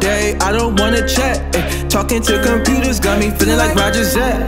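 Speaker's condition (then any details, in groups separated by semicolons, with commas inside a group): No condition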